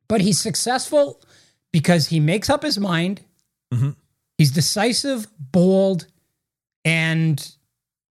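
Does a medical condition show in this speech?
No.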